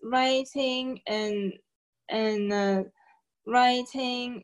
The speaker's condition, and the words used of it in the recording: Aphasia. But now I have writing and writing, reading, or listening is easy, but speaking was hard.